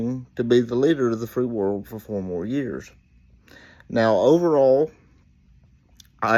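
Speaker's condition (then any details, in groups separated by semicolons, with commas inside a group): Cerebral palsy; reports speaking clearly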